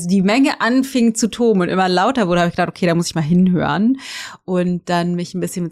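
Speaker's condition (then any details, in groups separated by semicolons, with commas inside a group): No condition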